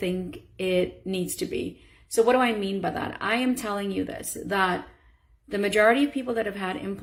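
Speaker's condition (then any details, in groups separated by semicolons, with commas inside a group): No condition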